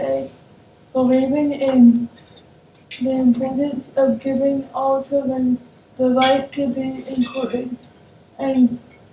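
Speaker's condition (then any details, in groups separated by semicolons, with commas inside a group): Cerebral palsy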